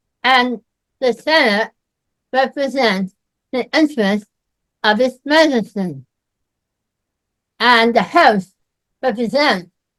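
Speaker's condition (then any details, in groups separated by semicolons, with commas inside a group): Myasthenia gravis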